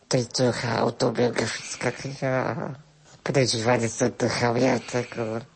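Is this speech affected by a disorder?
Yes: spinal muscular atrophy with tracheostomy; congenital progressive muscle wasting, onset early childhood, tracheostomy at age 14, ventilator breathing support; had to learn to push ventilator-delivered air up to vocal cords to speak.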